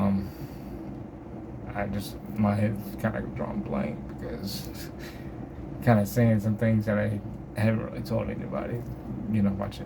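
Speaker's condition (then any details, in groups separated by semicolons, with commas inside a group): Cerebral palsy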